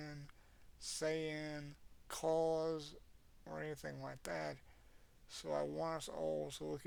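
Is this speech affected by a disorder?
Yes: cerebral palsy; has had speech therapy.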